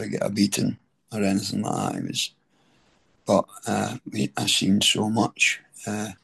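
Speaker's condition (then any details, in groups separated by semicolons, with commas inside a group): Throat cancer treatment effects; stage 4 throat cancer 6.5 years into recovery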